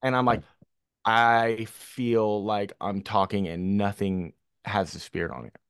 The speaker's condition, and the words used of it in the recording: Stuttering. But then when I go on stage, it's like man, I really feel like the spirit of God starts to to use me and like brings out this fire.